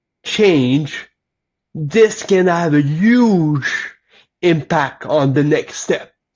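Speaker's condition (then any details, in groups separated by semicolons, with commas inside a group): Cerebral palsy; lifelong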